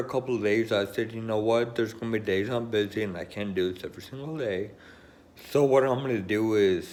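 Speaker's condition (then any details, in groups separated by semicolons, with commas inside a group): Friedreich's ataxia; electric wheelchair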